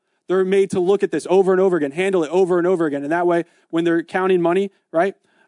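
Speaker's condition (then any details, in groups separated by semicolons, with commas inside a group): No condition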